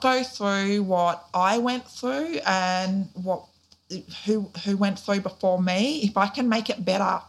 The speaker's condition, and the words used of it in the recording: Deafness. You are lip reading my questions, and you are signing at the same time to help yourself to stay on track and answer the questions.